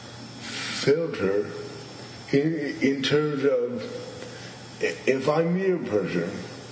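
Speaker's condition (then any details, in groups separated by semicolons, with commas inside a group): Cerebral palsy; cerebral palsy together with stuttering, described as a double whammy; moments of disfluency during recording; cerebral palsy compounds stuttering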